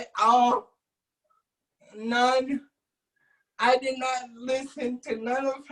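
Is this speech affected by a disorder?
Yes: cerebral palsy.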